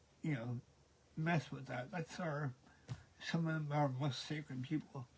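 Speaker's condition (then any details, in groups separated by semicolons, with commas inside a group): Cerebral palsy; present since birth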